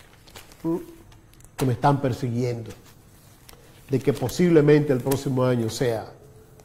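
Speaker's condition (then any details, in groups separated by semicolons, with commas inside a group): No condition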